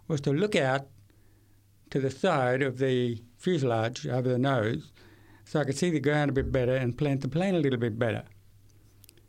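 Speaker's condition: Severe to profound hearing loss, acquired, from meningitis at age 8; decades since onset, uses hearing aids, struggles to follow fast speech and lecturers facing away

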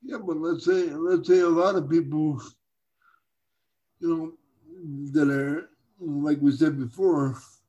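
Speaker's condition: Cerebral palsy; stutters, noticed own stutter during recording, apologized for stuttering

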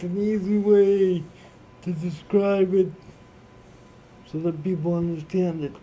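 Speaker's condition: Cerebral palsy; uses Google devices and Google Assistant controlled by voice; voice recognized by Google Assistant and Google Voice devices

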